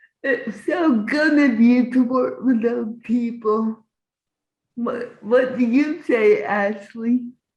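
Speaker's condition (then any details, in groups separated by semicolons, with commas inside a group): Cerebral palsy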